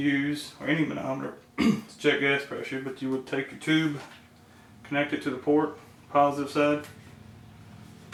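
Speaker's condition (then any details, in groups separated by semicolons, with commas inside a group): No condition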